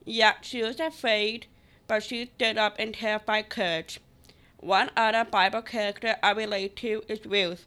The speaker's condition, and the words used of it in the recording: Down syndrome. Eventually, I get the courage to try again and speak more clearer and louder so I'm understood when I'm asking.